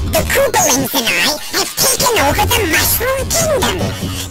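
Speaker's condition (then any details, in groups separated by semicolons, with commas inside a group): No condition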